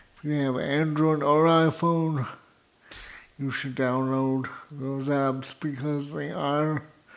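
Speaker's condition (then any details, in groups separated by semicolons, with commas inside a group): Cerebral palsy, severe; spastic type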